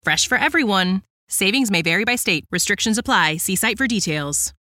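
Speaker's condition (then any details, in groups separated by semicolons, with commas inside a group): No condition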